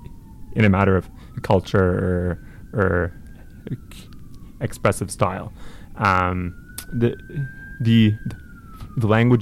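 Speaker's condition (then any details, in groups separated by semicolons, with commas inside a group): Stuttering; persisting into adulthood, no cure, managed, no family history, past blocks up to 30 seconds; always stutters, varies by day and week, no clear pattern, retimes breaths, Israeli Zoom support group; more when nervous, less when angry, tends not to block when singing, uncoordinated breathing contributes; repeated words, prolonged sounds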